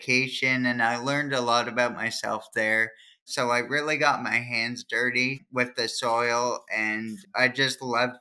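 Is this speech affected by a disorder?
Yes: cerebral palsy; from birth, brain injury from oxygen loss at fast birth, trouble remembering multiple tasks, hand movement and writing difficulty; plant work at MacArthur's nursery as therapy for hand movements and writing.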